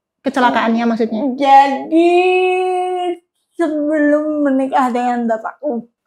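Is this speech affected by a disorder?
Yes: cerebral palsy.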